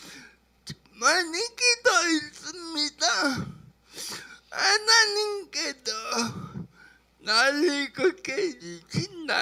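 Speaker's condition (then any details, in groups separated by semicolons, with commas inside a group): Brain lesion disability grade 1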